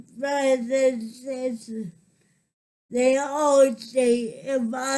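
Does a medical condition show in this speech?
Yes: cerebral palsy.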